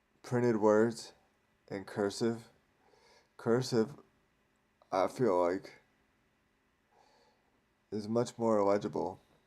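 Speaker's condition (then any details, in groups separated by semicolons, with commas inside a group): Cerebral palsy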